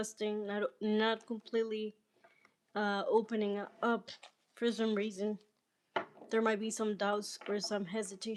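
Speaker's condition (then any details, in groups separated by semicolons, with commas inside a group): No condition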